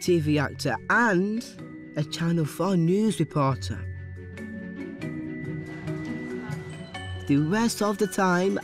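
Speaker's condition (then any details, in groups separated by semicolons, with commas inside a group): Down syndrome; extra chromosome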